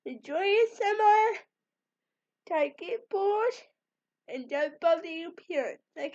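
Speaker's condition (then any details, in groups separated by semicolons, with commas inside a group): Cerebral palsy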